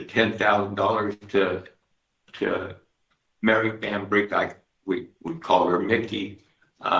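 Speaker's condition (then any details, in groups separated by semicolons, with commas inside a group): Parkinson's disease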